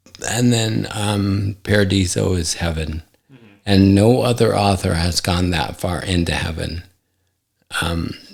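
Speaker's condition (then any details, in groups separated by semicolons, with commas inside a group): ALS; affects hand function; recently diagnosed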